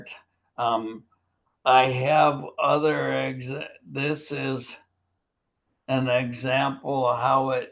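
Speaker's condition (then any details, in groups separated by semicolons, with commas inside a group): Primary lateral sclerosis, bulbar onset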